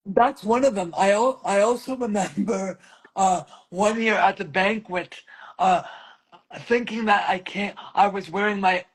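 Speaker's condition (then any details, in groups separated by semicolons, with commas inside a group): Cerebral palsy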